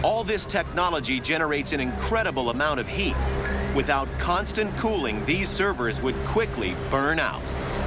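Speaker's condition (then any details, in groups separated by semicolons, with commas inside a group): No condition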